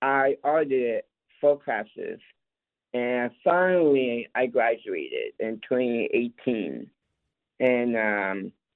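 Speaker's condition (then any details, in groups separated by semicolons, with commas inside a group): Down syndrome; lives independently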